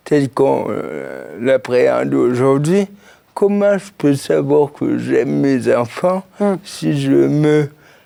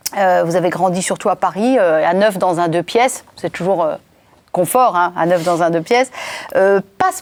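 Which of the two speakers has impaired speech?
The first: cerebral palsy; since birth, birth injury.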